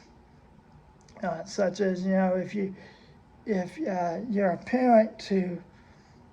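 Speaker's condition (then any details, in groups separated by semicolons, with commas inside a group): Cerebral palsy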